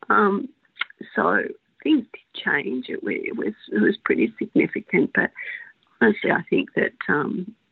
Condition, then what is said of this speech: Spasmodic dysphonia. I have strategies like actually holding my voice box while I speak.